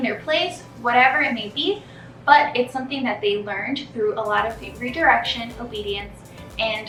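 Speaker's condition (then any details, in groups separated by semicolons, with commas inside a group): No condition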